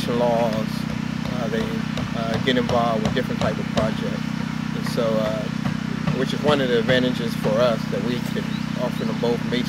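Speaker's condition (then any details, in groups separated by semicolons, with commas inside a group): No condition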